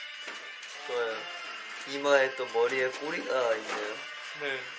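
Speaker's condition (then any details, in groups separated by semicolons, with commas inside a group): No condition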